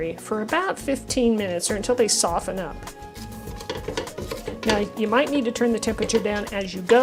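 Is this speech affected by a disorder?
No.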